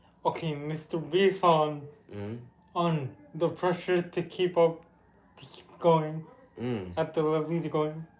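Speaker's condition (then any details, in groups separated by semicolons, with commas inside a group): Cerebral palsy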